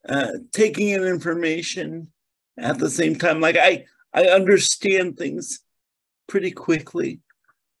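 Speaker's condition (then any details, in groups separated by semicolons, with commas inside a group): Cerebral palsy; mainly lower limbs affected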